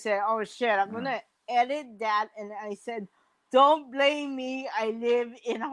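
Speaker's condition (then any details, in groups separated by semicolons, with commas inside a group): Mild cerebral palsy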